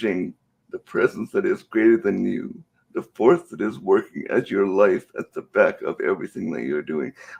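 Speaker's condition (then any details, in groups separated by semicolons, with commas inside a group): Cerebral palsy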